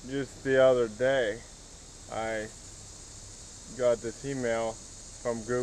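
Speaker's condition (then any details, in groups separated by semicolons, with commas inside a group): Cerebral palsy, spastic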